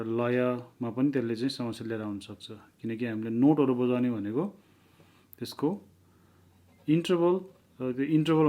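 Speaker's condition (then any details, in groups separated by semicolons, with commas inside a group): No condition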